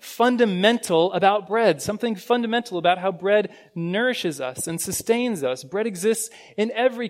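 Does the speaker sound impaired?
No.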